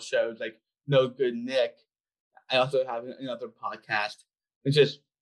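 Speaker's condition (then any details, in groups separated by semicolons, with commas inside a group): Down syndrome; gave TEDx talk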